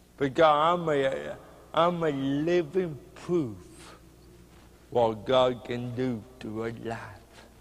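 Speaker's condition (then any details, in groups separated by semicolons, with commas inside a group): Cerebral palsy; speech hard to understand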